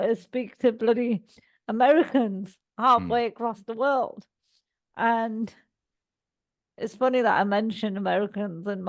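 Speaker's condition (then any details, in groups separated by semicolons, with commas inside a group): Cerebral palsy; all four limbs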